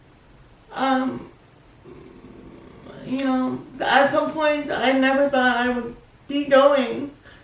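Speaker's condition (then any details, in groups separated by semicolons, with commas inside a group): Cerebral palsy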